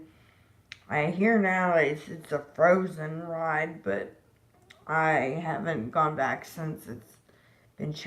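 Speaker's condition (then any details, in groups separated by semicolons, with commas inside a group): Disability causing slurred speech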